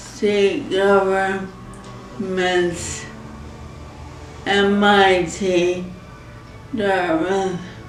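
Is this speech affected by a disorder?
Yes: ALS.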